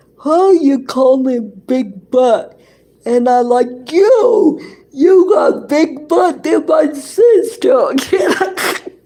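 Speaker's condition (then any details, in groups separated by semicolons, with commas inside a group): Cerebral palsy; present from birth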